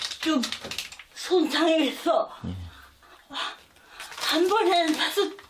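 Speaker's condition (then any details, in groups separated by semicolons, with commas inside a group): Cerebral palsy; affects hands, awkward movements; grade 2 disability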